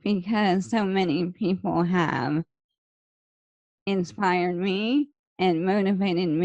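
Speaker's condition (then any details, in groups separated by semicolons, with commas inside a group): ALS; slow progressing form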